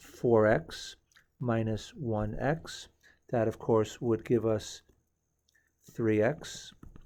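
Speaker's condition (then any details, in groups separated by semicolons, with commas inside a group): No condition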